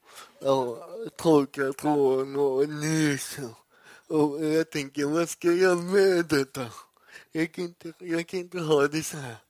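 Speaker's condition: Cerebral palsy; poor balance

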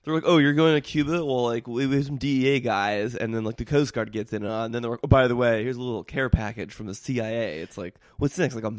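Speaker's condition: No condition

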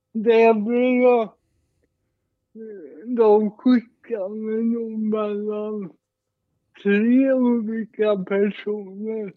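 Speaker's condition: Cerebral palsy, mild

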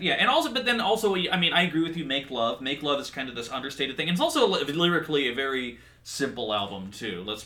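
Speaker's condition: No condition

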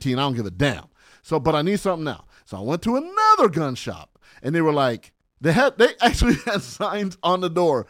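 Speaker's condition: No condition

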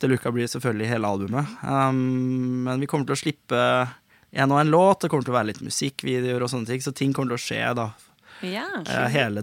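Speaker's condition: No condition

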